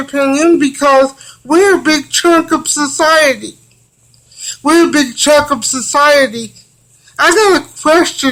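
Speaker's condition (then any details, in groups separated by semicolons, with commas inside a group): Cerebral palsy; from birth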